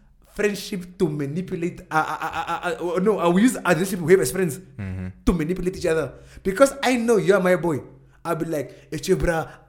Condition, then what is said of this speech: Stuttering. Now they're wondering, this guy's mic is broken.